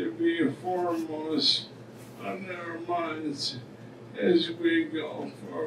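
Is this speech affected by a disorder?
Yes: ALS; speech difficulty.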